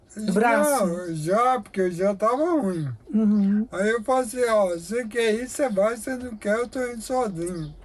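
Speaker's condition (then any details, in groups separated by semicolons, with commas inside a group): Amyotrophic lateral sclerosis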